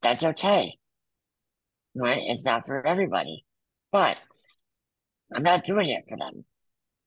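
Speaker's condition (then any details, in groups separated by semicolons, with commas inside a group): Muscular dystrophy; congenital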